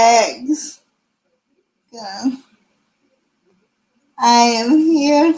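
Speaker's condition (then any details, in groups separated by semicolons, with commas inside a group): Cerebral palsy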